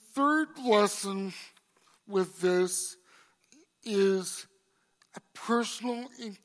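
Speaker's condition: Cerebral palsy; congenital

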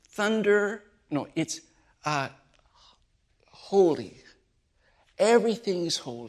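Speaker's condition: Aphasia after stroke; could not talk, read or write at first, friend helped with talking, hard to memorize, halting telegraphic sentences

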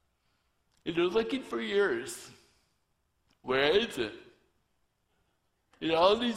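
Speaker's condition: Torsion dystonia; altered speech

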